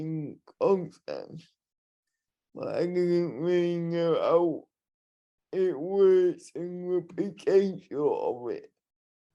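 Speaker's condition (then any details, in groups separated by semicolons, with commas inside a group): Cerebral palsy, spastic and dyskinetic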